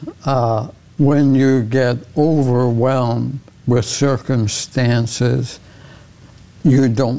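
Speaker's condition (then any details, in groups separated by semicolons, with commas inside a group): ALS; diagnosed over 10 years ago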